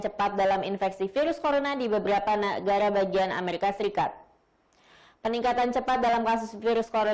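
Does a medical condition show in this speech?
No.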